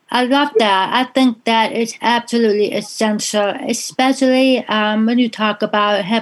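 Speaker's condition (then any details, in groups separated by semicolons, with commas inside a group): Deafness; hearing loss, invisible disability; others remark speaks well for a deaf person, deafness not apparent from speech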